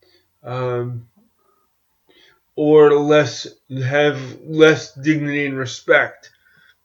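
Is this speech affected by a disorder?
Yes: cerebral palsy; walks with crutches.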